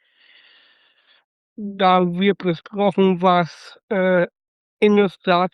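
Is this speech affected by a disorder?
Yes: Down syndrome; trisomy 21, congenital, suspected on ultrasound two days before birth, born by caesarean at St. Vinzenz Krankenhaus Datteln; age 26, some limitations, lives well with it, attended early intervention (Frühförderstelle).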